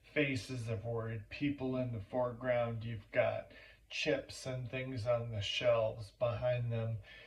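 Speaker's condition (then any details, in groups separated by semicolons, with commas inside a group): Primary lateral sclerosis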